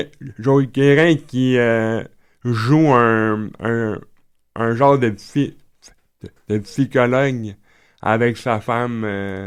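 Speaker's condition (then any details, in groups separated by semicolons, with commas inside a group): Cerebral palsy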